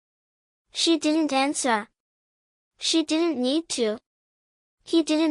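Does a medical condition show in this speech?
No.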